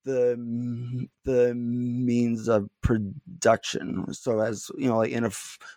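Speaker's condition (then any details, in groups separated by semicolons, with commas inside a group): Stuttering; little stuttering currently; repeated words, prolonged sounds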